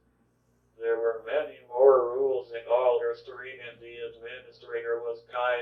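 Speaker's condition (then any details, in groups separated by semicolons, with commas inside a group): Cerebral palsy; from birth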